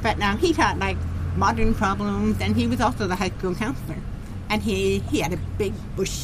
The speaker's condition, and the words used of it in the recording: Deafness. I've always had to explain to people that I sound different because I'm deaf.